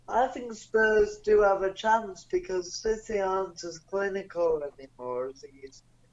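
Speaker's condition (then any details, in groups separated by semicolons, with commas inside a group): Cerebral palsy; non-progressive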